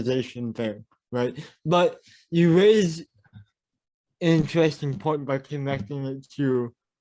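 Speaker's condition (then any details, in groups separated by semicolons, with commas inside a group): Cerebral palsy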